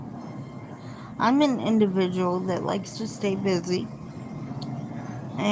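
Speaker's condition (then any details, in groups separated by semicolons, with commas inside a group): Cerebral palsy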